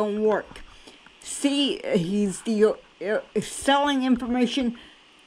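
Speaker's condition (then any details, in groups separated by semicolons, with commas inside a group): Cerebral palsy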